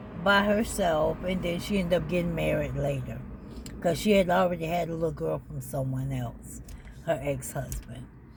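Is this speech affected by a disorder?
Yes: ALS.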